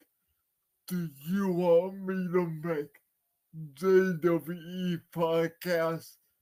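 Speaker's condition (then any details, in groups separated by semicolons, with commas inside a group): Cerebral palsy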